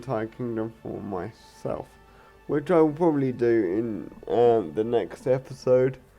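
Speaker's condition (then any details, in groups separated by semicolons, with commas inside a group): Cerebral palsy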